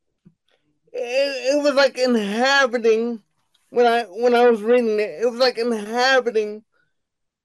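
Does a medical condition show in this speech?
Yes: cerebral palsy; wheelchair bound.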